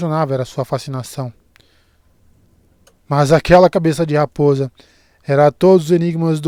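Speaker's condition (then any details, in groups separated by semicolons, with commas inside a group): No condition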